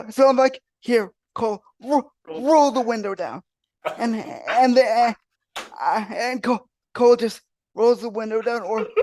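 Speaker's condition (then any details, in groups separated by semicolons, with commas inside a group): Cerebral palsy; wheelchair user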